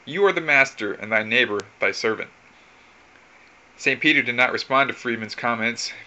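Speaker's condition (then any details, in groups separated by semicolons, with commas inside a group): No condition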